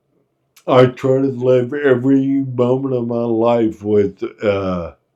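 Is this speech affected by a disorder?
Yes: Friedreich's ataxia.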